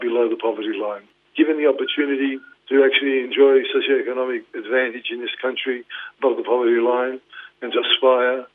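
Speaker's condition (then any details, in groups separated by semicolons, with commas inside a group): Parkinson's; diagnosed 2019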